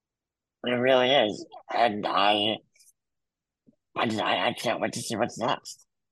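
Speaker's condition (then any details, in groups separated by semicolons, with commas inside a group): Muscular dystrophy; congenital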